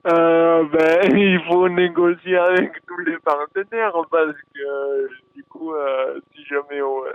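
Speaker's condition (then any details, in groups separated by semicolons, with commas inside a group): Dystonia; present since birth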